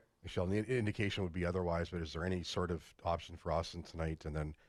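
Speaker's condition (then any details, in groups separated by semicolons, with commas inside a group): No condition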